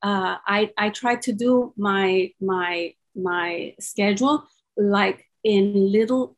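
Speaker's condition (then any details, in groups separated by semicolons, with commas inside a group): Aphasia; aphasia after massive double stroke, ischemic and hemorrhagic, onset at age 48, formerly multilingual; 10 years since stroke, still aphasic, past speech therapy, speech pathology, summer aphasia drills; could not speak at first, locked in after stroke, several aphasia phases, breakthrough, gradual improvement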